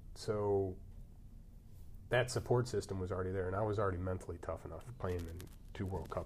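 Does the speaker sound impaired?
No.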